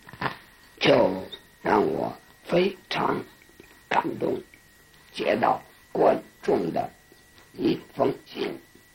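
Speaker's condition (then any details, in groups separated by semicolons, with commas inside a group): Laryngectomy, esophageal speech; trained in esophageal speech class; voice from swallowed air burped up, shaped by mouth articulators, learned through persistent belching practice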